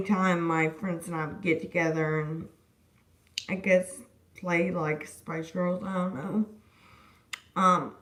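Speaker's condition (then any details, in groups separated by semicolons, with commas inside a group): Disability causing slurred speech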